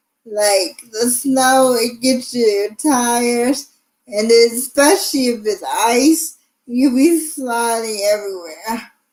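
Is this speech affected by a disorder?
Yes: cerebral palsy.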